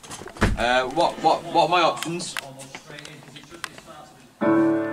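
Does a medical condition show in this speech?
No.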